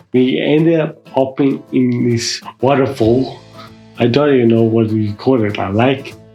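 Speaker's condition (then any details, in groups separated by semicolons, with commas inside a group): Mild cerebral palsy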